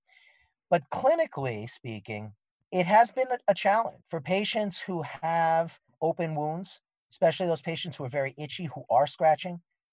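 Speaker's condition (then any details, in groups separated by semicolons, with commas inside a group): No condition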